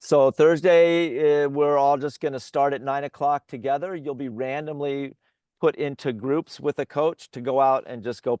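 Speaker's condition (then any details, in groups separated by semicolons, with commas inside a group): No condition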